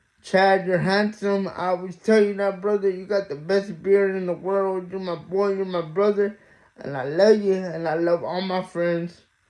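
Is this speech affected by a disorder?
Yes: mild cerebral palsy.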